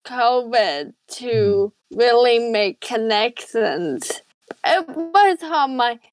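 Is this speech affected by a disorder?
Yes: cerebral palsy; present from birth; age 20.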